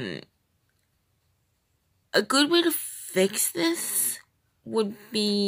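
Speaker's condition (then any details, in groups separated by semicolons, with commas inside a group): Cerebral palsy, triplegia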